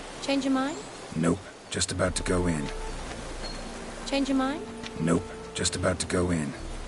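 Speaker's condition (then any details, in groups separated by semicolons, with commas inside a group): No condition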